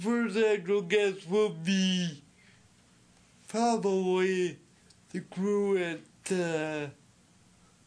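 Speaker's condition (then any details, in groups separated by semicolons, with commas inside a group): Speech impediment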